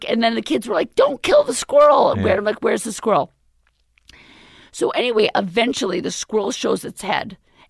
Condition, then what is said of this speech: Vocal cord paralysis. So what you hear now is temporary, but... you'll see.